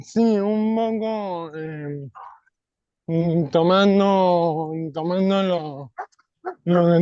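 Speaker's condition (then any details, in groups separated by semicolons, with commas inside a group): ALS; non-bulbar form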